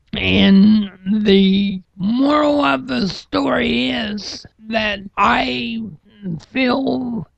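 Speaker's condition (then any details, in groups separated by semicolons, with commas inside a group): Cerebral palsy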